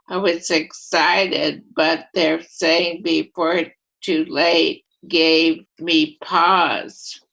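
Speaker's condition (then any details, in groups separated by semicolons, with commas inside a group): Primary lateral sclerosis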